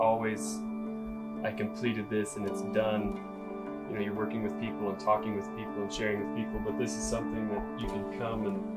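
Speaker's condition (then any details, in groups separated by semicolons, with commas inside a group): No condition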